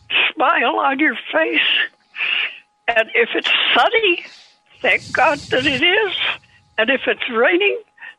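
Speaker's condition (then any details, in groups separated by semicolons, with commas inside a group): Parkinson's disease; age 90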